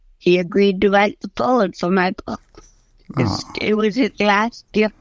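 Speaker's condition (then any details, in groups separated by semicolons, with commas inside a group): Cerebral palsy; since early childhood; Botox treatment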